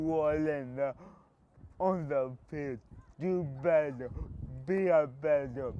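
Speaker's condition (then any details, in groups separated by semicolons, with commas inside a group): Cerebral palsy; speech impediment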